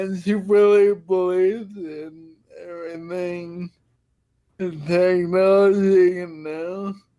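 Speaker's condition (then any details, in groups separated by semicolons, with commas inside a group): Friedreich's ataxia; Friedreich's ataxia, affects balance and coordination; uses a wheelchair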